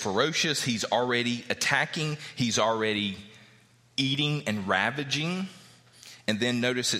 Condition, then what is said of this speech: No condition.